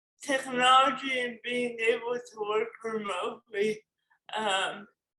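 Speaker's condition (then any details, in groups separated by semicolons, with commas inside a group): Cerebral palsy; forceps birth injury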